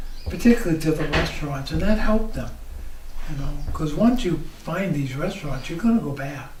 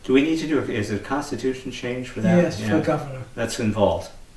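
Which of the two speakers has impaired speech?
The first: ALS; diagnosed couple years ago, types with two fingers.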